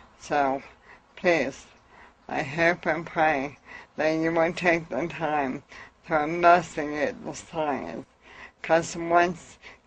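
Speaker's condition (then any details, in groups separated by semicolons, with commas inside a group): Amyotrophic lateral sclerosis; speech improved with cannabis, cannot cough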